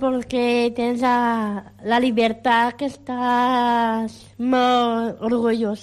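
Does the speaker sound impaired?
Yes: Down syndrome; trisomy 21, genetic cause.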